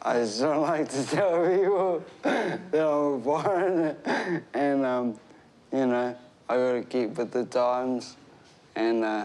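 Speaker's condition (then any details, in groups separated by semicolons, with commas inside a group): Traumatic brain injury; car accident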